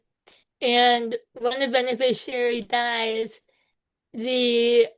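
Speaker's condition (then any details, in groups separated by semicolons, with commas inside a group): Spinal muscular atrophy type two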